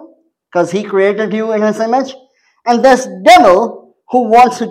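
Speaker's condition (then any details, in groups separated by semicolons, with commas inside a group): Cleft palate; major speech impediments since childhood, still present, speaks two or three languages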